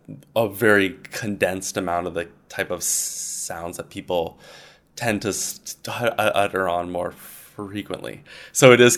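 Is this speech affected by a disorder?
Yes: stuttering; stuttering since early childhood, onset not clearly remembered, long-standing anxiety around communication; stutters during interview, significantly more on the word stutter; moments of stuttering amid fluent speech; here repeated sounds, prolonged sounds.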